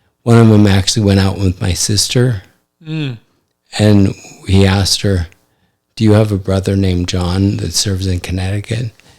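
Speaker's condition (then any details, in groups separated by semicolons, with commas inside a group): ALS; affects hand function; recently diagnosed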